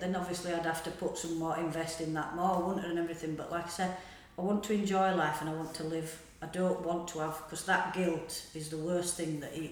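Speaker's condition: No condition

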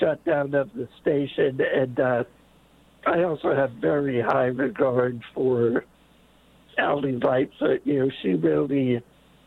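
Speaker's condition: Late-onset Pompe disease; onset age 5-6, misdiagnosed as muscular dystrophy at 23 for 26 years

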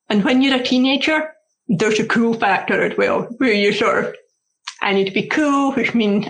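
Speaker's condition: Deafness; progressive eyesight loss

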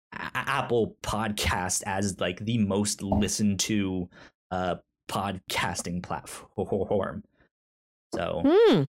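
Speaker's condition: Stutter; stutter when talking; prolonged sounds

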